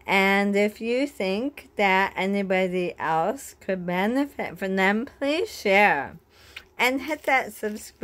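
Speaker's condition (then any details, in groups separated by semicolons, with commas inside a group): Bulbar ALS, bulbar onset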